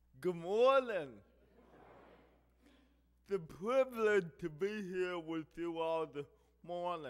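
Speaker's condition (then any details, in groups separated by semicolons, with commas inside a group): Cerebral palsy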